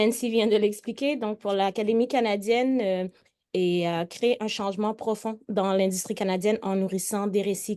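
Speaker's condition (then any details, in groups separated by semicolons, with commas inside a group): No condition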